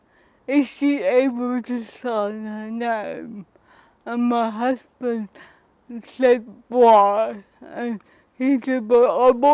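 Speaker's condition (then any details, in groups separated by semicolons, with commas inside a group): Cerebral palsy; speech needs patient listeners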